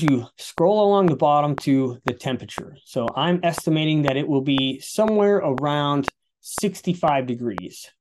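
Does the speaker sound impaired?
No.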